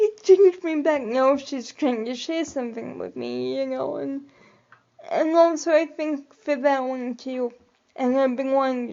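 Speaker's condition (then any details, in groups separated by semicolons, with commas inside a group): Cerebral palsy; able to articulate and speak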